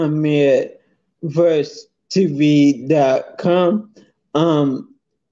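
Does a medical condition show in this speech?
Yes: multiple sclerosis.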